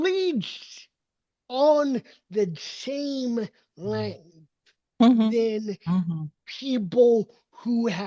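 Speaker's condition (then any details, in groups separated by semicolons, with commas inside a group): Mild cerebral palsy; from birth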